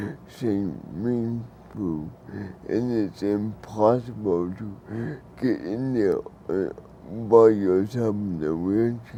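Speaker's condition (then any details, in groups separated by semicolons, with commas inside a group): Cerebral palsy; takes medications, slow to maneuver, needs help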